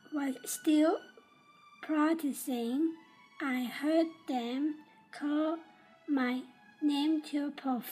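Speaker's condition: Down syndrome; developmental disability

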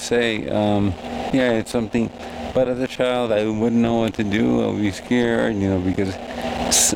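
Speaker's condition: Cerebral palsy

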